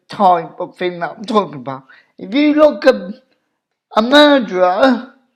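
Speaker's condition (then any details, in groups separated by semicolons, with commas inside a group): Cerebral palsy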